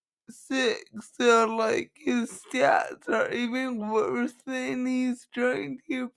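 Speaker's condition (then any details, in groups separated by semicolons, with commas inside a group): Cerebral palsy; from birth, affects walking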